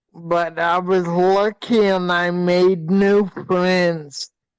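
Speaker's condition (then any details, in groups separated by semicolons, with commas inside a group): Hydrocephalus with shunt failure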